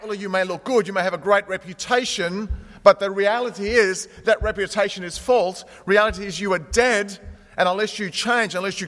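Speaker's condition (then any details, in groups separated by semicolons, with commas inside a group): No condition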